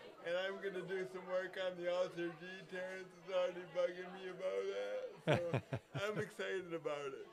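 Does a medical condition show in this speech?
Yes: cerebral palsy; conductive learning therapy, therapeutic horseback riding.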